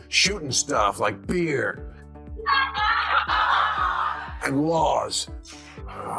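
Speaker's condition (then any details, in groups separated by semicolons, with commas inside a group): No condition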